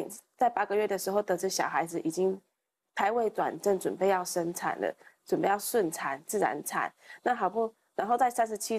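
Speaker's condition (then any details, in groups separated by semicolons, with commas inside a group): No condition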